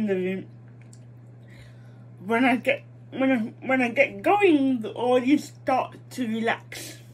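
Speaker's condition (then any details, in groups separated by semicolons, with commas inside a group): Cerebral palsy; mild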